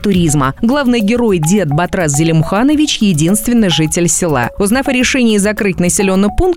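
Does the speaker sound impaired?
No.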